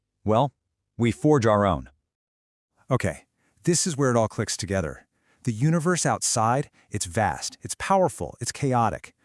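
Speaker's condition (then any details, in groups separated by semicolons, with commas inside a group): No condition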